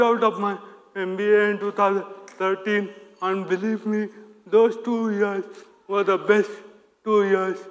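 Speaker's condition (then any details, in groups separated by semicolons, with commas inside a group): Cerebral palsy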